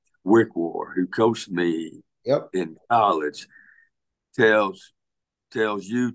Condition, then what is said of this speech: Stuttering. And to this day, there's times where I'll just rock and roll, man.